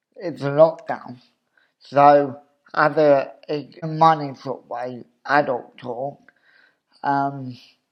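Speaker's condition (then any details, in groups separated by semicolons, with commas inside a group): Cerebral palsy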